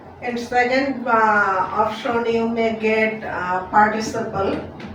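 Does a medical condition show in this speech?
No.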